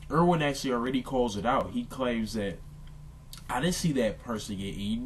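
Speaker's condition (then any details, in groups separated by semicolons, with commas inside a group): No condition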